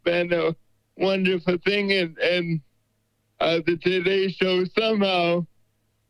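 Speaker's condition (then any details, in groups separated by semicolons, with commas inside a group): Cerebral palsy; limited wheelchair mobility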